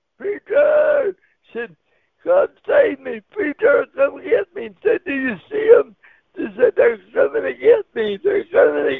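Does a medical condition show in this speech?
Yes: cerebral palsy; wheelchair user.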